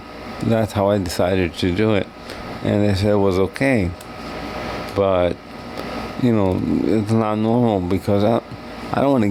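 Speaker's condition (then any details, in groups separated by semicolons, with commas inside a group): Cerebral palsy; wheelchair user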